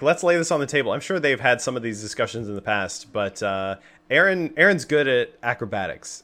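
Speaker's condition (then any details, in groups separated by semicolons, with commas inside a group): No condition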